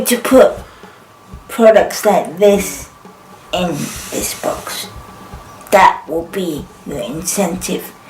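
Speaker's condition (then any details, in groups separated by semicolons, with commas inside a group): Cerebral palsy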